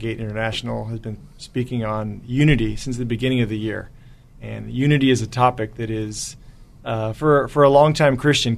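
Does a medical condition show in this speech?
No.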